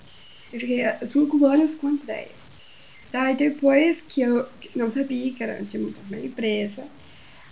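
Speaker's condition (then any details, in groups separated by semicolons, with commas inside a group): Down syndrome; later gave full talk at Smart Cities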